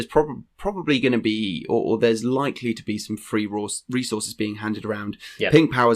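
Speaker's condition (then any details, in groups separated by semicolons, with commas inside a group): No condition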